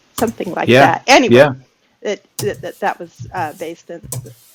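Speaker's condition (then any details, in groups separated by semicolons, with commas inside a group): No condition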